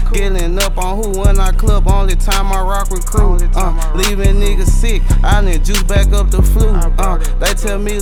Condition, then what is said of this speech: No condition.